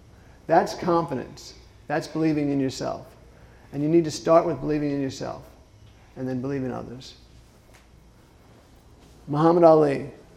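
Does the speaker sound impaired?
Yes: Parkinson's disease; left foot dystonia.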